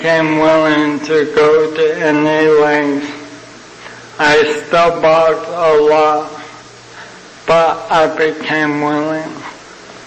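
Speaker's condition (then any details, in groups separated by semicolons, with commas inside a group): ALS (Lou Gehrig's disease); uses wheelchair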